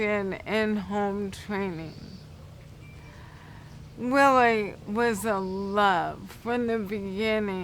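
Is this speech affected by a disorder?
Yes: cerebral palsy; affects balance; physical therapy twice weekly, occasional loss of balance; affects speech.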